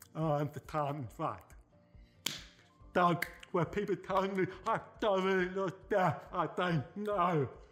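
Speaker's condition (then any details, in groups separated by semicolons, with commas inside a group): Profound deafness; profound lifelong deafness, 100% deaf, hearing aids and cochlear implant do not work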